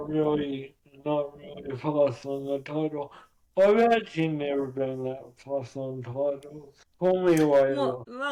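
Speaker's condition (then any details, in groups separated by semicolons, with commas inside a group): Cerebral palsy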